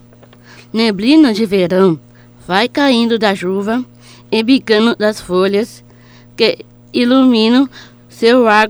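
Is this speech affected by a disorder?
Yes: Down syndrome; present since birth; reads own poem aloud, gives short answers.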